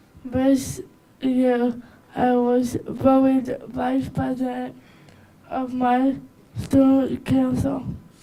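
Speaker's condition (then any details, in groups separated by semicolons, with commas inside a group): Cerebral palsy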